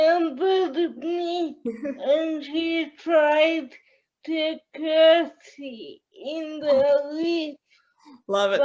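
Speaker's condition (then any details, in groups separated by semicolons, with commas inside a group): Cerebral palsy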